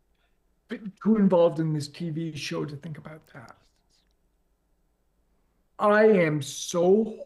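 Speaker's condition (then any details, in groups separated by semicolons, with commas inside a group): ALS; progressive, onset leg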